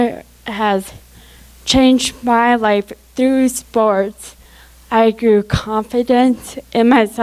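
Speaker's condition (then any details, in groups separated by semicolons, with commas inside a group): Cerebral palsy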